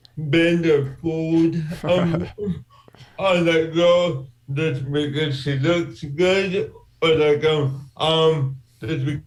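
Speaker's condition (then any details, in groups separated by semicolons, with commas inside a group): Cerebral palsy; from birth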